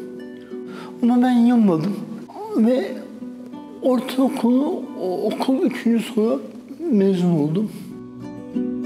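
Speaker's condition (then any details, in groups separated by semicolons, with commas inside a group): Dystonic cerebral palsy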